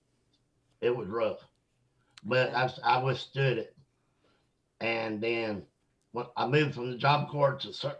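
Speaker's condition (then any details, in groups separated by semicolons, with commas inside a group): Mosaic Down syndrome; age 56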